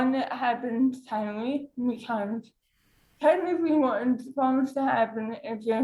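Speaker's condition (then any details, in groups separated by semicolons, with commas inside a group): Cerebral palsy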